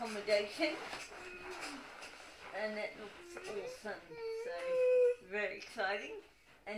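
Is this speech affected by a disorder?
Yes: cerebral palsy, dystonic.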